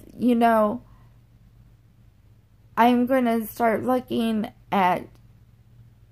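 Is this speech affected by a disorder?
Yes: generalized dystonia; generalized form, sustained muscle contractions; recovering from pneumonia, recently hospitalized; lost swallow.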